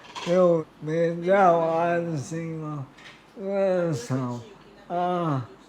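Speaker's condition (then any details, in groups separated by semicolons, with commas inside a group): Motor neuron disease; diagnosed 11 years ago, age 48; affects speech and movement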